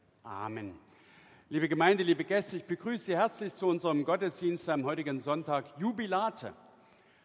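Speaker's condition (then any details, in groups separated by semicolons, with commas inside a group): No condition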